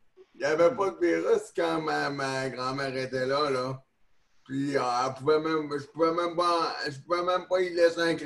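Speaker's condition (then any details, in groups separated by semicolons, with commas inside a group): Neonatal cerebral palsy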